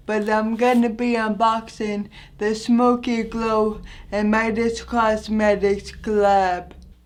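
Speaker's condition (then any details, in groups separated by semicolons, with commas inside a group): Anoxic brain injury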